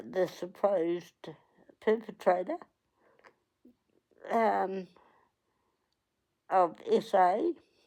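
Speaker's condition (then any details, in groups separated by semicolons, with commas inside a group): Cerebral palsy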